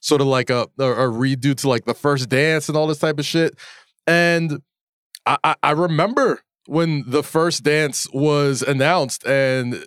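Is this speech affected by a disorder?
No.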